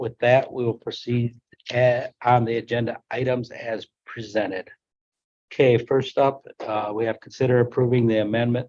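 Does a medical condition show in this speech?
No.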